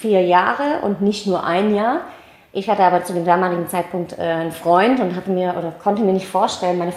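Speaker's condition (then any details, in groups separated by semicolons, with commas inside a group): Cleft palate, mild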